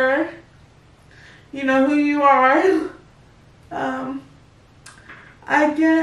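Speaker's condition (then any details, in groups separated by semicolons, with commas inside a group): Cerebral palsy; able to talk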